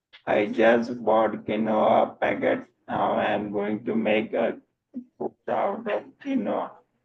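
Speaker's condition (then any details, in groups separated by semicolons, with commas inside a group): Motor neurone disease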